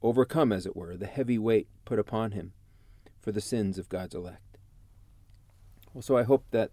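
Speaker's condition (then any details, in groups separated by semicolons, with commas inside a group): No condition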